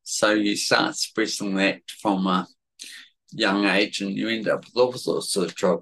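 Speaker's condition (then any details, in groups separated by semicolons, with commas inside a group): Cerebellar atrophy; said to be genetic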